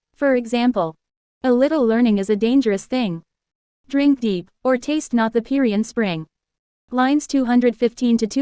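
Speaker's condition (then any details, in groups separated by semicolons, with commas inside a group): No condition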